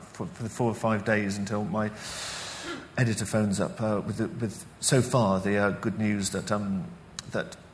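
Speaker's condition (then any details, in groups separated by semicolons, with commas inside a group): Stammer; repeated sounds, repeated words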